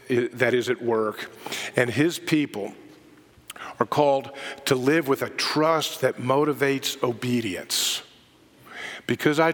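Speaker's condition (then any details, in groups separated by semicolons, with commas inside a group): No condition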